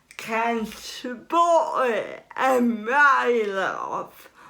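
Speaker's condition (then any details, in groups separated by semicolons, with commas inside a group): Cerebral palsy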